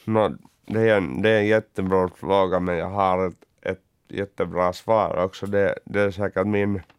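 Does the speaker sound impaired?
Yes: cerebral palsy; uses wheelchair.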